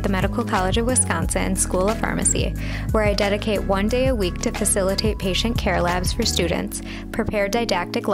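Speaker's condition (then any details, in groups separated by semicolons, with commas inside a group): No condition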